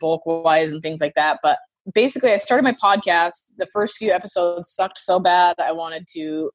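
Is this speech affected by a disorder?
No.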